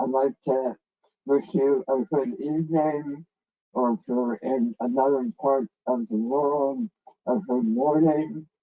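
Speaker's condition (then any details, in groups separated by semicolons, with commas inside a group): Head and neck cancer; left vagus nerve severed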